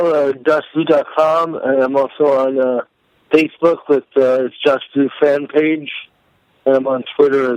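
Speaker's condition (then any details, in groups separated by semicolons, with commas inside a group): Cerebral palsy; may sound drunk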